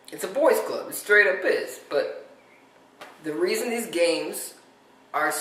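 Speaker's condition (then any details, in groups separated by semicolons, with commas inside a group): No condition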